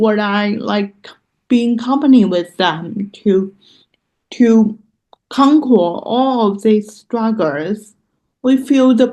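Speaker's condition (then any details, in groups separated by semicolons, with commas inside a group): Cerebral palsy; loss of muscle control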